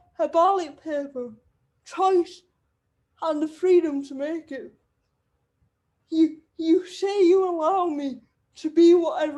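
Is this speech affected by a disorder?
Yes: cerebral palsy; wheelchair user.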